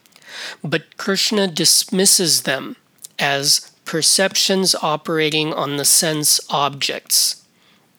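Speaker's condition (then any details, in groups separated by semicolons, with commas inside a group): No condition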